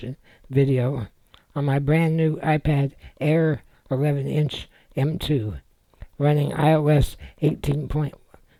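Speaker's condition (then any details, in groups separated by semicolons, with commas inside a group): Spinal muscular atrophy type two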